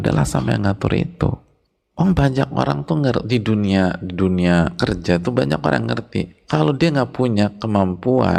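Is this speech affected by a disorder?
No.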